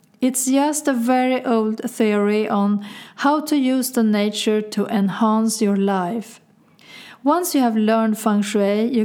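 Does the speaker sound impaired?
No.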